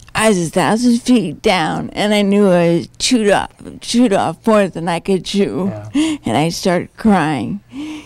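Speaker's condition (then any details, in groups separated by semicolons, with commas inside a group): Parkinson's disease; deep brain stimulation surgery; no tremor at present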